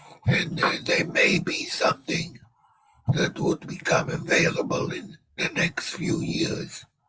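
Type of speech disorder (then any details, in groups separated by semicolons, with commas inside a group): Speech with a voice prosthesis; laryngectomy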